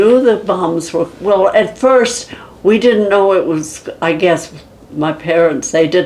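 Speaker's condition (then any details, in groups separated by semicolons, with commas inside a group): No condition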